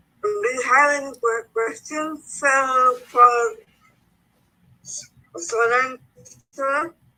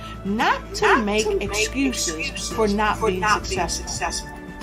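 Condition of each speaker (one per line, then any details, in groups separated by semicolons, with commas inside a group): Cerebral palsy; left hand affected, speech affected; slurred and unclear when tired, standard voice recognition fails
No condition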